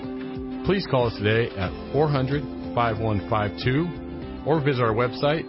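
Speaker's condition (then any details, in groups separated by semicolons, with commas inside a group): No condition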